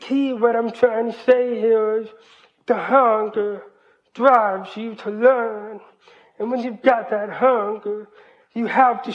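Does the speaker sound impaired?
Yes: hearing loss, cochlear implant; completely deaf until age 12, invasive painful surgery, speech therapy, college; hears about 80% with cochlear implant, hears but does not always understand; doctors predicted poor speech at age 5, parents pushed speaking over sign language.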